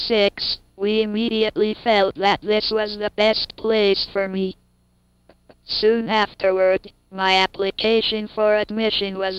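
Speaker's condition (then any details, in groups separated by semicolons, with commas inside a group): Cerebral palsy; cannot speak, communicates via word boards and facial expressions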